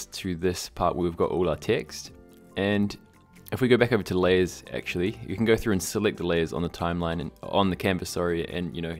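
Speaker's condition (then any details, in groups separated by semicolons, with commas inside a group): No condition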